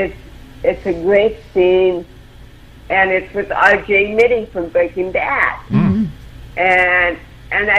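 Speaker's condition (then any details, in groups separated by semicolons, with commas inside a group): Cerebral palsy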